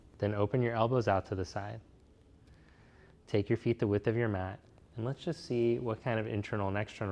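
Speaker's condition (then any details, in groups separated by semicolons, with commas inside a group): No condition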